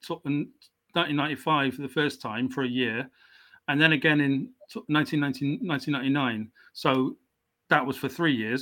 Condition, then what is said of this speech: Stuttering. And um, I have a stammer; it'll come up here or